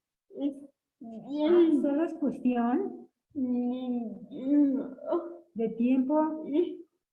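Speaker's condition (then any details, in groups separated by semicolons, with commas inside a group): Cerebral palsy; since birth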